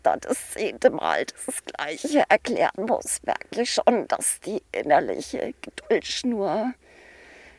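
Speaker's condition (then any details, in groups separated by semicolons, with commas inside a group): Spasmodic dysphonia; adductor type, focal laryngeal dystonia, long ignored, noticed by others, diagnosis delayed, first attributed to psyche; treated with botulinum toxin injections; fluent speech after first injection, at times must stutter through completely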